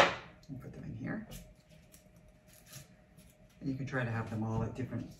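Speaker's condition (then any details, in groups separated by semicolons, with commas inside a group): No condition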